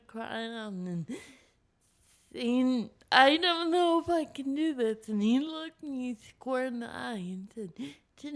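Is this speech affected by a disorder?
Yes: cerebral palsy; speaking hard, voice sounds unexpected to listeners.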